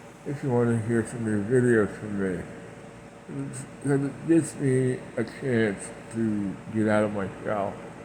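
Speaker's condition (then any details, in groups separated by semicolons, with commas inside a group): Parkinson's; speech impediment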